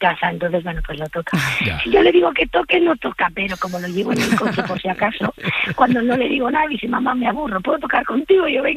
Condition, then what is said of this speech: Vocal nodules. Es fácil, la gente decía que bien lo colocas, digo, no, es que tengo la voz rota de verdad.